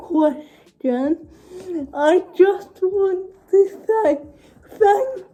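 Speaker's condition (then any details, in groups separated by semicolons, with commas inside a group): Cerebral palsy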